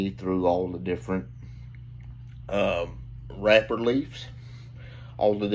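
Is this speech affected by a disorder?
Yes: cerebral palsy; from birth, wheelchair user.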